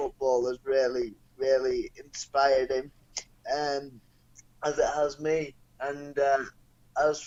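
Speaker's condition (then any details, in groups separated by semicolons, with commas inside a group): Cerebral palsy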